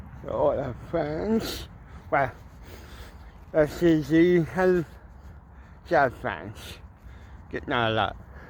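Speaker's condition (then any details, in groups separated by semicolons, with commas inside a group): Cerebral palsy, ataxic, mild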